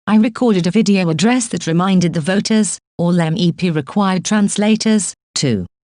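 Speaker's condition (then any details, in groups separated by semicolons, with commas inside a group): No condition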